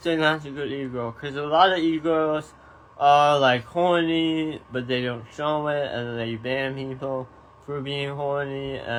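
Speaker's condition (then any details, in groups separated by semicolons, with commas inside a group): Tongue cancer surgery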